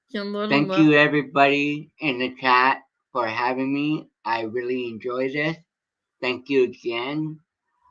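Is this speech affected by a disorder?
Yes: cerebral palsy.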